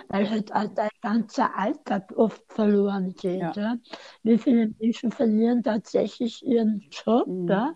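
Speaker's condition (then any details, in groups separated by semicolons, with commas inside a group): Tongue cancer surgery; right tongue edge tumour into oral arch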